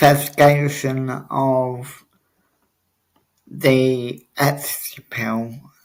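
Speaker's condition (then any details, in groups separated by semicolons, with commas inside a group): Cerebral palsy; wheelchair user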